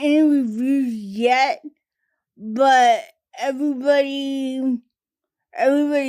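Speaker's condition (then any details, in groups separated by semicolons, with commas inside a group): Cerebral palsy; affects speech and fine motor skills; primarily affects speech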